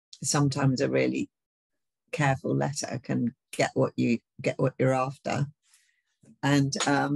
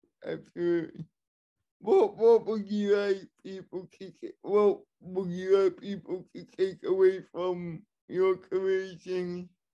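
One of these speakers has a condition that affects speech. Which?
The second: cerebral palsy; mixed spastic and dyskinetic, wheelchair user; speech impairment, minimised through ongoing practice.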